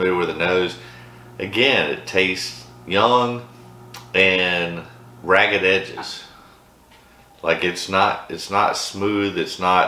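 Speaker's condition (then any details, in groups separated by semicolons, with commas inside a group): No condition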